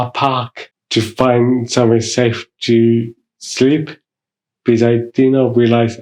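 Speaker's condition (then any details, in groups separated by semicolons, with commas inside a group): Mild cerebral palsy; right side affected, from birth, birth complications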